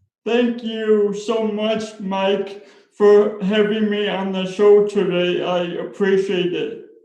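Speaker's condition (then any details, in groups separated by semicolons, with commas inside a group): Spastic cerebral palsy; speech impairment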